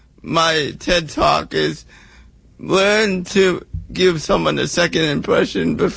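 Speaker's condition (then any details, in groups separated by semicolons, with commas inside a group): Cerebral palsy; congenital, physical disability, affects hand, unable to play mainstream sports as child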